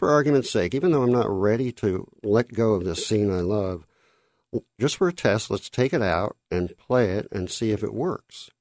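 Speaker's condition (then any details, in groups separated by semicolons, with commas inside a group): Cleft lip and palate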